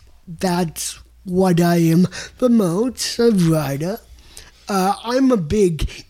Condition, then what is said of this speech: Cerebral palsy. And while it took me a while to get used to your speech pattern, once I got used to the way that you talk...